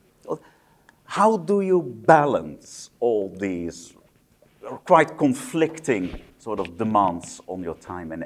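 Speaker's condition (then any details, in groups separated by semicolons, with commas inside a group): No condition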